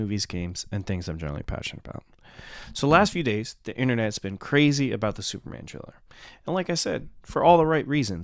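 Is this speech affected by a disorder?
No.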